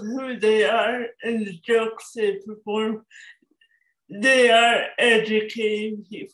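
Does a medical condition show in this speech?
Yes: cerebral palsy; cerebral palsy from birth, obstructive labor, oxygen deprivation, forceps delivery, couple weeks in NICU, moved to U.S. before age three for therapy; moderate to severe, wrote dissertation with typist in another state, works remotely.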